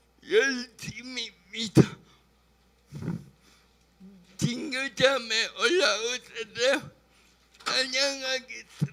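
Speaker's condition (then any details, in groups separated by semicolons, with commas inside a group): Brain lesion disability grade 1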